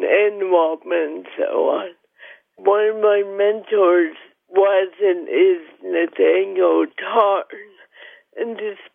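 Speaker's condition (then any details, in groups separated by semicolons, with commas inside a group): Cerebral palsy; mild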